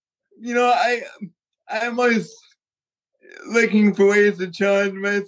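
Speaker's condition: Cerebral palsy; from birth, born prematurely at 3 pounds 7 ounces, father Jeff propels him through swim, bike, run; consistent workouts to manage condition

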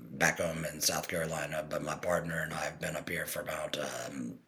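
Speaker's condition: Total laryngectomy, total laryngectomy with TEP

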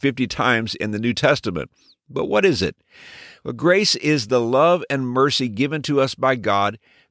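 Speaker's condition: No condition

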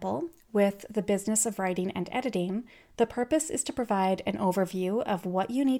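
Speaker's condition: No condition

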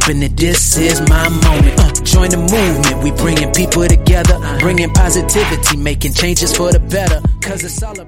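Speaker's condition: No condition

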